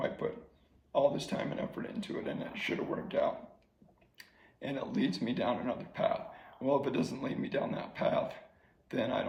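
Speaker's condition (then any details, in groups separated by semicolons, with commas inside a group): ALS; slowly progressing ALS, feeding tube; swallowing increasingly difficult, soft spoken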